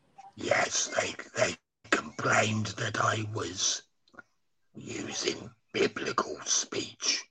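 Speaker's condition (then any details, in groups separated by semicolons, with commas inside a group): Laryngectomy after cancer; voice box removed after cancer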